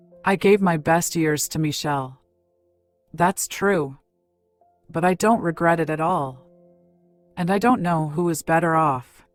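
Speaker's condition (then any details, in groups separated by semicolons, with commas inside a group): No condition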